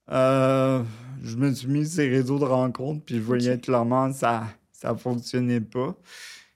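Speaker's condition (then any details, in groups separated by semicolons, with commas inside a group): Cerebral palsy, near quadriplegia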